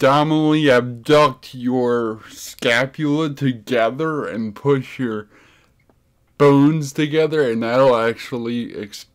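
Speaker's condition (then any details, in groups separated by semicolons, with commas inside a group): Cerebral palsy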